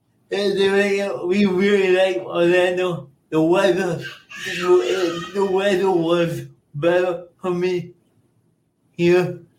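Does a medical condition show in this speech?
Yes: cerebral palsy; birth oxygen loss, cord around neck, spasms, limited body control, motor deficits, childhood physical, occupational therapy; speech impairments, speech therapy from age seven with Jeff in Orlando, school speaking device declined.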